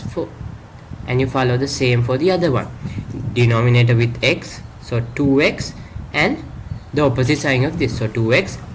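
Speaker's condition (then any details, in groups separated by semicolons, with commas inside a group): No condition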